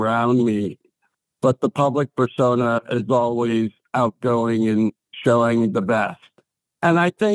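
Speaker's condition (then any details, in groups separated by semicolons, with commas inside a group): ALS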